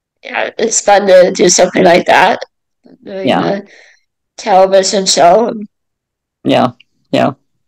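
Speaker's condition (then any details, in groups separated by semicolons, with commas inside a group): Mild cerebral palsy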